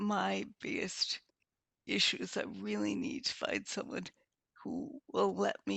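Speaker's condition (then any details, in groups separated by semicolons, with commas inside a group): Multiple sclerosis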